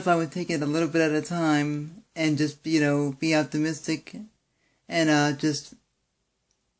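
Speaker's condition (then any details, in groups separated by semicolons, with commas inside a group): Cerebral palsy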